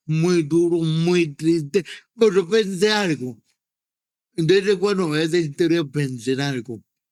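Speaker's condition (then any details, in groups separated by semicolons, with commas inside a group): Cerebral palsy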